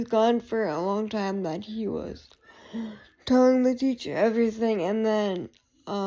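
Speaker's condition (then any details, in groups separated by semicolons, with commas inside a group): Cerebral palsy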